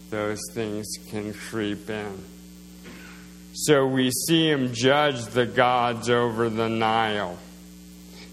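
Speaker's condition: Slowed speech, swallowing problems

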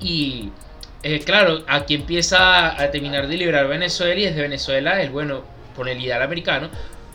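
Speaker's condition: No condition

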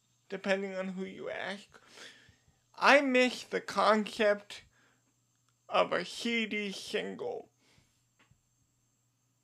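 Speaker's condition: Cerebral palsy; diagnosed at age 2

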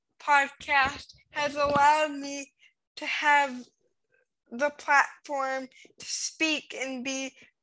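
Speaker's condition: Cerebral palsy; congenital spastic cerebral palsy

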